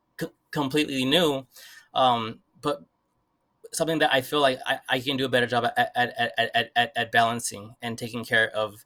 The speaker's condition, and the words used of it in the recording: Stuttering. And one obstacle that I've realized is my stutter in Spanish.